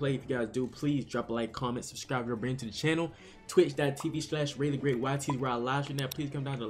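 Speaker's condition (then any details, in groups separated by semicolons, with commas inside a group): No condition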